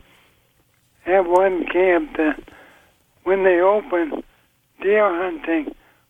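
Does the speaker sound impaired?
Yes: ALS; progressive weakness, wheelchair user; weaker hands and arms, uses Dragon speech-to-text software to write; voice getting softer.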